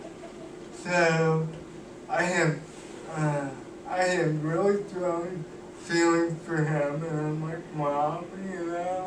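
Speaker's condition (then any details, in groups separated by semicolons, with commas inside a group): Cerebral palsy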